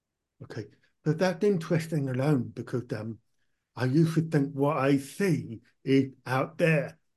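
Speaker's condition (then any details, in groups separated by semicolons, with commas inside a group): Profound deafness; born profoundly deaf, powerful hearing aids early, cochlear implant one ear after ear problem; hearing aids let own speech be heard, speech not too bad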